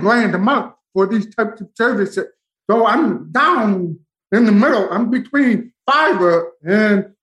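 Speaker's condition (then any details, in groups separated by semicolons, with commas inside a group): Profound deafness, bilateral, from spinal meningitis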